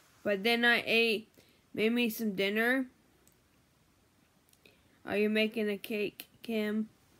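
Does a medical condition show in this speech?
Yes: brain injury; memory problems.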